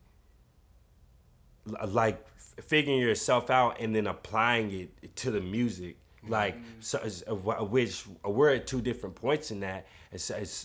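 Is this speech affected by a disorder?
Yes: stuttering; noticeable stutter heard on earlier podcast recording about a year ago, expects to stutter on this podcast; here repeated sounds, prolonged sounds.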